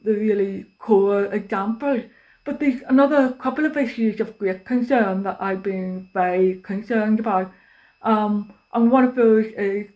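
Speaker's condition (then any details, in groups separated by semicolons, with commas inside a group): Deafness; cannot use telephone; uses live captions during recording, face-to-face video on Teams helps, face masks hinder communication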